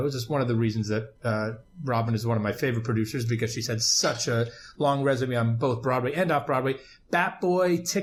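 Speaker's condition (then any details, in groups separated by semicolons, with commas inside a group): No condition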